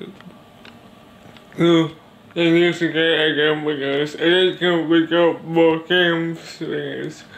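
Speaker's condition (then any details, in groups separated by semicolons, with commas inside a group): Cerebral palsy; speech disability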